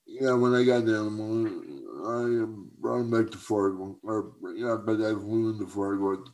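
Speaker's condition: Cerebral palsy; uses wheelchair for mobility

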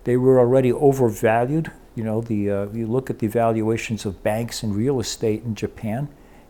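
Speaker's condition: No condition

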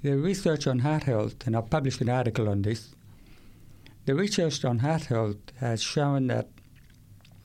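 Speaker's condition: Profound deafness; profound deafness acquired at age 8 after language acquisition, not born deaf; speaks orally, language acquired before hearing loss

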